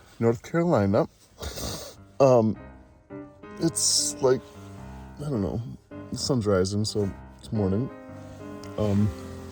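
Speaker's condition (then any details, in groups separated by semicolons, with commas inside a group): No condition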